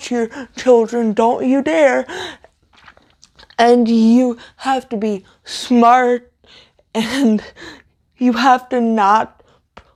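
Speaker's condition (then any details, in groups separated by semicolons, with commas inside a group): Cerebral palsy, severe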